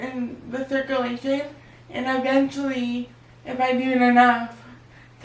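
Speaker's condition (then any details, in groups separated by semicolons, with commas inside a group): Cerebral palsy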